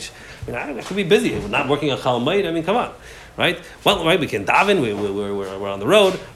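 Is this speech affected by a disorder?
No.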